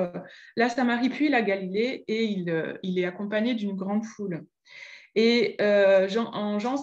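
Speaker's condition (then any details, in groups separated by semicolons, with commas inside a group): No condition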